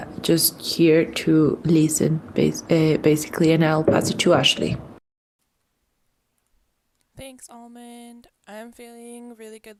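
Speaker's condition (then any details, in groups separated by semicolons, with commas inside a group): No condition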